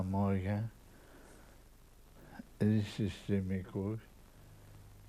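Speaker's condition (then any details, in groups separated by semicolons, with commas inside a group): Parkinson's disease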